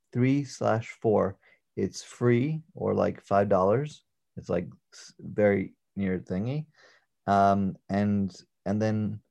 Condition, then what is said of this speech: Aphasia. I have aphasia. Aphasia is like my speaking ability.